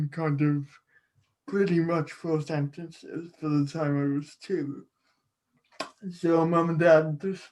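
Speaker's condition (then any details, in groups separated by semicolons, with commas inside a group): Cerebral palsy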